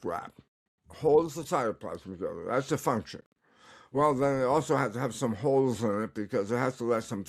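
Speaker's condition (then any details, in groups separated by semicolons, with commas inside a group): Tongue cancer; recovering, tongue exercises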